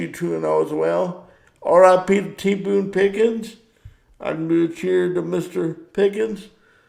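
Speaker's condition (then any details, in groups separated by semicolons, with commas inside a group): Cerebral palsy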